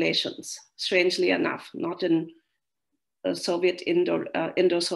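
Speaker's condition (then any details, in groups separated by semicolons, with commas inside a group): No condition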